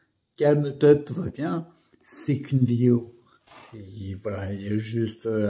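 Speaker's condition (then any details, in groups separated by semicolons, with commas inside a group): Primary progressive multiple sclerosis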